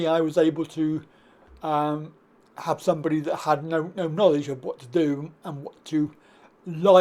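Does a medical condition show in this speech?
Yes: cerebral palsy.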